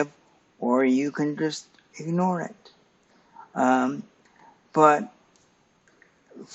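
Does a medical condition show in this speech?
Yes: cerebral palsy; stiff muscles.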